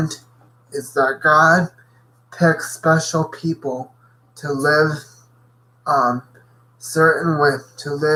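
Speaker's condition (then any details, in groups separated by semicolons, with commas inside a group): Cerebral palsy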